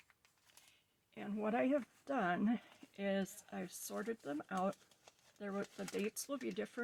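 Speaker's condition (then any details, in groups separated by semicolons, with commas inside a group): No condition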